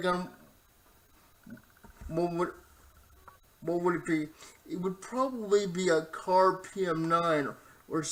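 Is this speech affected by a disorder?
Yes: cerebral palsy; spastic diplegia, wheelchair user, sudden spasms.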